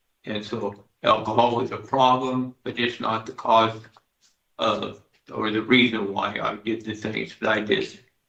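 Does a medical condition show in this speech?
Yes: Parkinson's disease.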